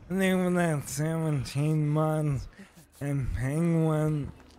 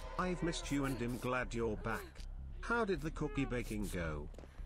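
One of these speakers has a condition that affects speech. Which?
The first: ALS.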